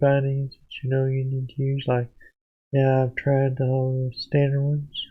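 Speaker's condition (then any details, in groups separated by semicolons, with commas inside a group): Parkinson's disease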